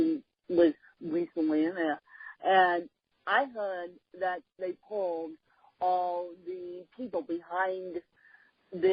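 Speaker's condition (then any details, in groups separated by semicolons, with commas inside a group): Cerebral palsy, mixed, moderate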